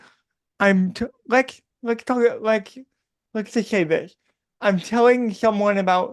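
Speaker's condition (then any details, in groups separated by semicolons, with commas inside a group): Cerebral palsy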